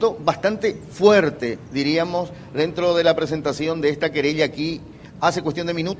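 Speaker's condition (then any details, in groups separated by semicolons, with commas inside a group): No condition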